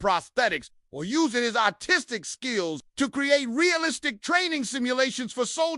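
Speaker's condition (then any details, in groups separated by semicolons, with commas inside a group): No condition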